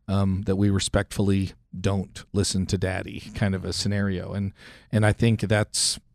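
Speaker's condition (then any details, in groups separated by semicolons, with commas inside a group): No condition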